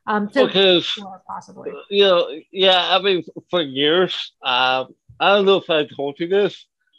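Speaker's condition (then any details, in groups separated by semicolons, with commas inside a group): Cerebral palsy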